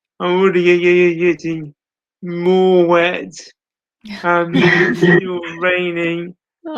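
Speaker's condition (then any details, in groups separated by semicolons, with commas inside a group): Cerebral palsy; speech impairment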